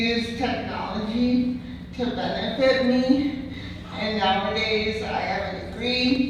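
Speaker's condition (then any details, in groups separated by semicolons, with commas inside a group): Cerebral palsy; present from birth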